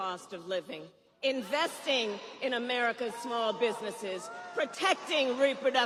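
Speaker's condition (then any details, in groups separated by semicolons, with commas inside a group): No condition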